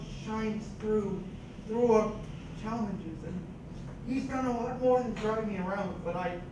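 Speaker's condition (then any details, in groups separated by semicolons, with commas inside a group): Cerebral palsy; scoliosis, spinal rebuild surgery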